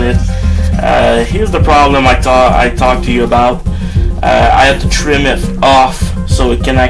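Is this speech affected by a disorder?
No.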